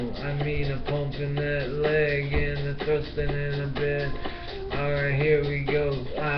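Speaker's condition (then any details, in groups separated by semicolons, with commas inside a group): Brain injury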